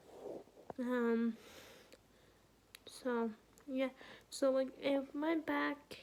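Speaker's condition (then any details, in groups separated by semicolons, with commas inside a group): Cerebral palsy; brain not developed properly; has spasms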